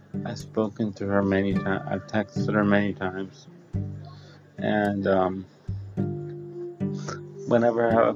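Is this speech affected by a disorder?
Yes: cerebral palsy.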